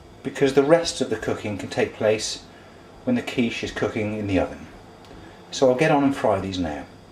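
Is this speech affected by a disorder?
No.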